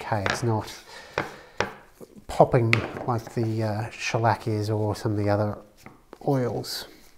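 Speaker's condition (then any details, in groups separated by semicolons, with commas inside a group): No condition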